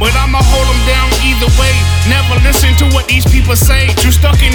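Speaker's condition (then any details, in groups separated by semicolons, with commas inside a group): No condition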